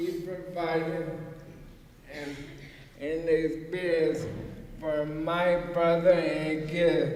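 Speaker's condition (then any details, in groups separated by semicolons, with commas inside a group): ALS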